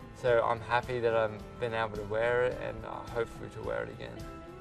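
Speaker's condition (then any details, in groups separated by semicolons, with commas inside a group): Cerebral palsy; from birth, T34 wheelchair racing class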